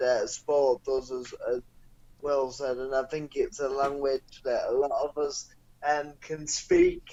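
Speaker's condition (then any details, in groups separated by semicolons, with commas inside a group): Cerebral palsy; non-progressive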